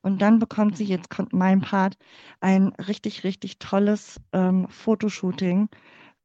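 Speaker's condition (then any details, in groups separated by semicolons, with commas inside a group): Cleft palate; congenital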